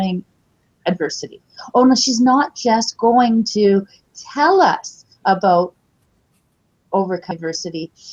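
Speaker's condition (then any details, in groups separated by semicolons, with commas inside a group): No condition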